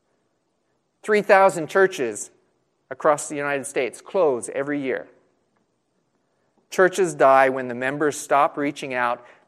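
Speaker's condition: No condition

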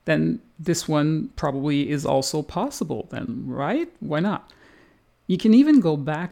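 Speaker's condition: No condition

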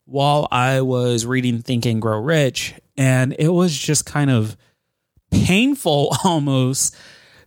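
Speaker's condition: No condition

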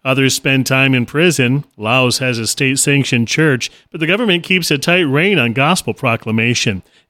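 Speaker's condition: No condition

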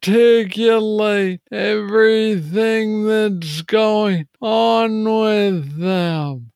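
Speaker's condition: Parkinson's disease, young onset; about 7 years since diagnosis

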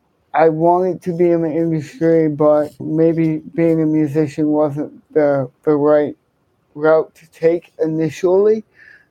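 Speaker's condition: Cerebral palsy, hemiplegia

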